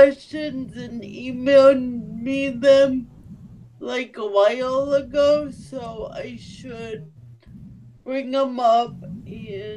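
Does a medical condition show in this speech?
Yes: cerebral palsy; able to speak.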